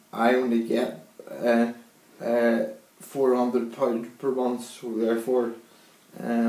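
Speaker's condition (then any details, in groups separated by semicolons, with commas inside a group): Cerebral palsy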